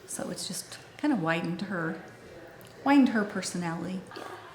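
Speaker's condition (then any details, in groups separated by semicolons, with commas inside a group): No condition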